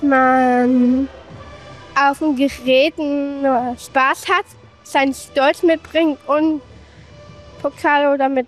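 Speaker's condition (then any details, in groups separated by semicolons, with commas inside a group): Down syndrome; Trisomy 21, lacks body tension, muscles built by constant training, better posture; age 16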